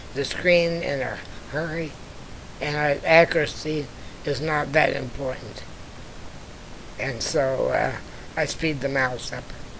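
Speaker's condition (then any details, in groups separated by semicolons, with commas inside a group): Spinal muscular atrophy type two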